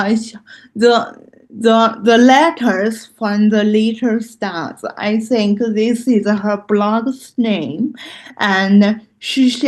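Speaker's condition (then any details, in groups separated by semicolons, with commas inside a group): Cerebral palsy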